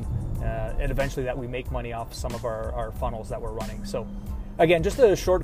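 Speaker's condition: No condition

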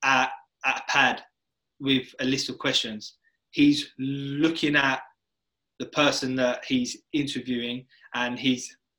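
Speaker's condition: Stutter; stutter from very young age, persisting into adolescence and adulthood, weekly traditional speech therapy, therapist advised slowing down; currently working on speech, has attended a couple of Toastmasters meetings; repeated sounds, prolonged sounds

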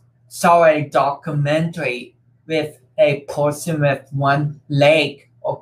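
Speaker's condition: Cerebral palsy; affects speech and coordination

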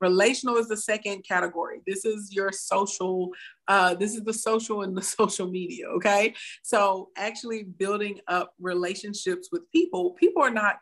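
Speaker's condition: No condition

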